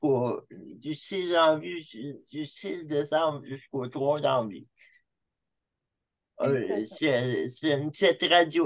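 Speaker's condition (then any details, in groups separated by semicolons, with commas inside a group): Cerebral palsy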